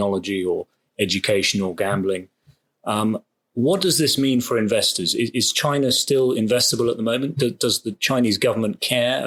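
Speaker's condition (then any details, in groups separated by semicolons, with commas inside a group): No condition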